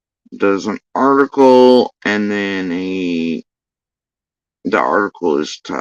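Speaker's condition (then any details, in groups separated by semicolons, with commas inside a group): Facial paralysis after surgery; tongue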